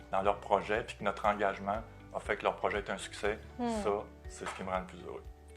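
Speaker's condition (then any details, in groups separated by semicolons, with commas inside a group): No condition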